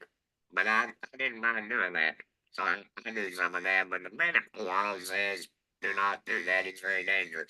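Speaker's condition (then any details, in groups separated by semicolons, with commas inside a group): Laryngectomy; total laryngectomy, stage four vocal cord tumors; TE voice or electrolarynx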